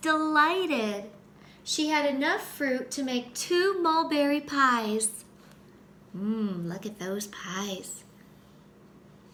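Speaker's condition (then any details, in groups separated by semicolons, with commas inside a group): No condition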